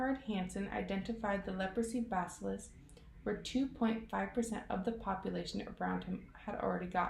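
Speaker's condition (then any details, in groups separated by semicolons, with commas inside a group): No condition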